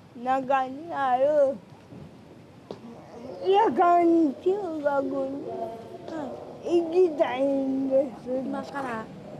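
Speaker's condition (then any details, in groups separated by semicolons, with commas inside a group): Cerebral palsy, severe; unfamiliar listeners confused at first, understood after a while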